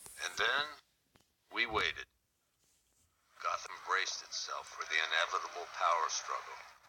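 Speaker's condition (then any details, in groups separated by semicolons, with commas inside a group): No condition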